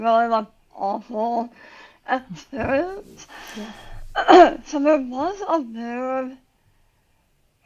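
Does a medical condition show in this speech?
Yes: tongue cancer surgery.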